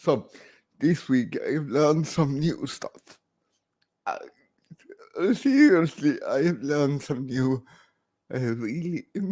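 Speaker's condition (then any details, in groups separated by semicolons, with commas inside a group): Cerebral palsy; no automatic movement, fell under stress, unable to walk; atypical speech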